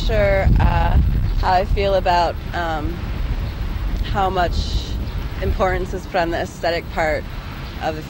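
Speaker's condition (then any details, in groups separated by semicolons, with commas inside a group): No condition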